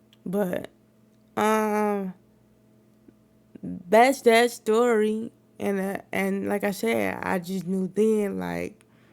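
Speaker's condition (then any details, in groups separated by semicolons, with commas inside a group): Cerebral palsy; wheelchair user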